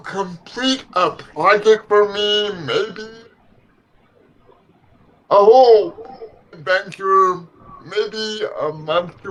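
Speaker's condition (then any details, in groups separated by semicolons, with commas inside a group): Cerebral palsy; legs affected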